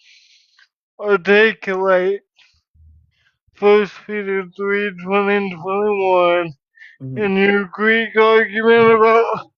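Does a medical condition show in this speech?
Yes: cerebral palsy.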